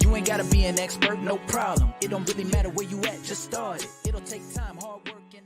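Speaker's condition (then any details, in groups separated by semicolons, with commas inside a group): No condition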